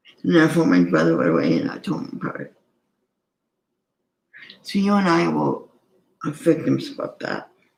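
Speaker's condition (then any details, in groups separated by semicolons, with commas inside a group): Cerebral palsy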